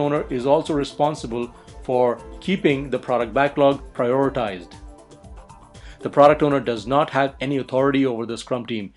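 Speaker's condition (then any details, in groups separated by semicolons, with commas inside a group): No condition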